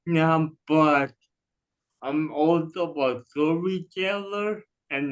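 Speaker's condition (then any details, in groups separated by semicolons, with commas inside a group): Cerebral palsy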